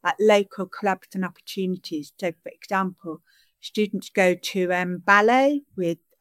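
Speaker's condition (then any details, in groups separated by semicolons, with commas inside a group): Deafness; questions interpreted into sign language by interpreter Lisa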